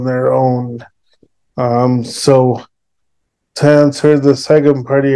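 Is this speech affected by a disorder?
Yes: cerebral palsy.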